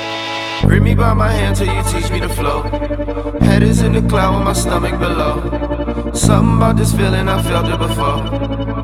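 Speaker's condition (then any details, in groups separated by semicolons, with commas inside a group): No condition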